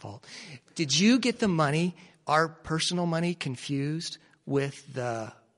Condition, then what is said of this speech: No condition.